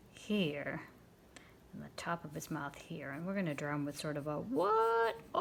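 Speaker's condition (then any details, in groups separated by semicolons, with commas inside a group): No condition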